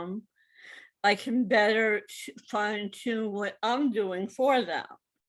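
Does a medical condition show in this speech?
Yes: cerebral palsy.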